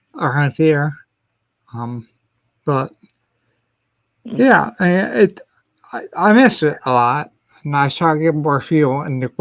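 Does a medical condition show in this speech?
Yes: ataxia; may slur speech, may sound drunk.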